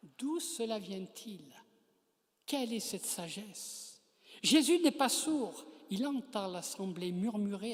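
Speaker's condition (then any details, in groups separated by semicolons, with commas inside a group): No condition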